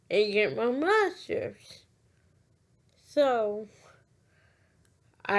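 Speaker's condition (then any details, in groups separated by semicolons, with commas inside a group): Cerebral palsy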